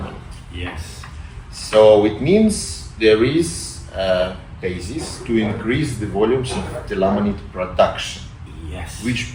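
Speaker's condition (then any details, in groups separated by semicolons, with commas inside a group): No condition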